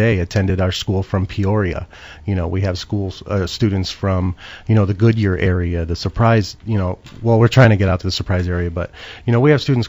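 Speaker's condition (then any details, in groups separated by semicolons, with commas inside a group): No condition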